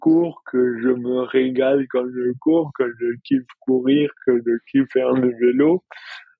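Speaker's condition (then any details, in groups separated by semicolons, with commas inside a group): Dystonia; no longer falls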